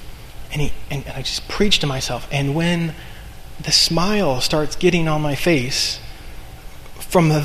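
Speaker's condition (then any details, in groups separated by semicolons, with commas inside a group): No condition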